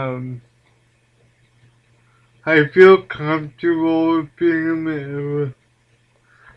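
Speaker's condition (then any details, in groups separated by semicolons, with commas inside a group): Cerebral palsy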